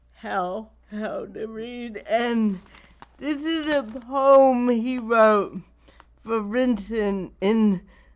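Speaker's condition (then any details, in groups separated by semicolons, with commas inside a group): Cerebral palsy; not degenerative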